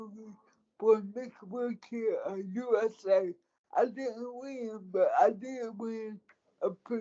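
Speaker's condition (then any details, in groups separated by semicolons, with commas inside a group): Cerebral palsy; speech affected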